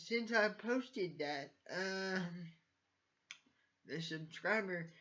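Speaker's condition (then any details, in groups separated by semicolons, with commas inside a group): Cerebral palsy; from birth, uses wheelchair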